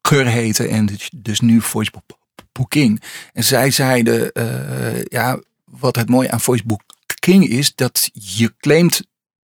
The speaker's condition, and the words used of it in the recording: Stuttering. Nou ja, dat doet hij dus. Met hier en daar. Een stotter dus.